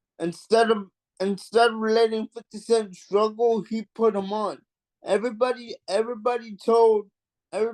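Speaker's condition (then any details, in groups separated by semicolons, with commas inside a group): Cerebral palsy; mild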